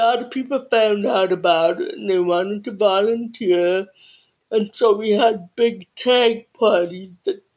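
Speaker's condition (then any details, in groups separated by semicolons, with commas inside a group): Cerebral palsy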